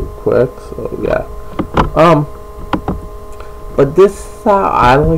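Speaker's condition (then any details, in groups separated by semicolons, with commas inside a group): Cerebral palsy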